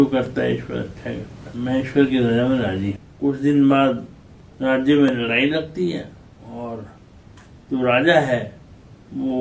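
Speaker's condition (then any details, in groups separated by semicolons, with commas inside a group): Cerebral palsy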